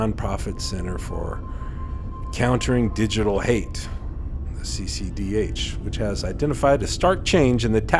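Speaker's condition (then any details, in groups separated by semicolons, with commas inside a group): No condition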